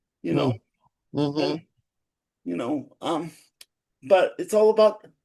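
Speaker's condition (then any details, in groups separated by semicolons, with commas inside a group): Cerebral palsy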